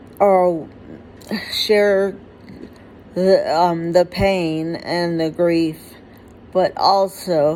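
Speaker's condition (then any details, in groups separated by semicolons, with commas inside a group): Huntington's disease; inherited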